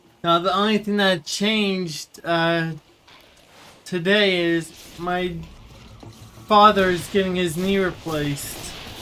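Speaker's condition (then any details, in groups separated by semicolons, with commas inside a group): Cerebral palsy; wheelchair user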